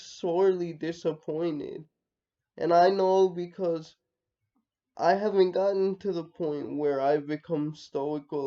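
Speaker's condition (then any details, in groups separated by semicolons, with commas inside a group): Cerebral palsy, mixed, mild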